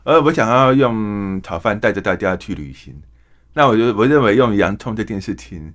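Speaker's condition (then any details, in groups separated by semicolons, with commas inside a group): Hearing impairment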